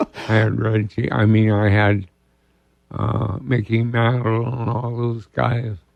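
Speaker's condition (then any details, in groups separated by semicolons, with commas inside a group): ALS; diagnosed about two years ago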